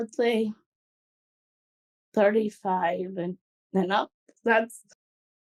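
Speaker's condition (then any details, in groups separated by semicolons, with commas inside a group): Cerebral palsy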